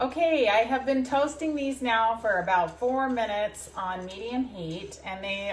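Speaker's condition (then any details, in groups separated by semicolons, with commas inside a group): No condition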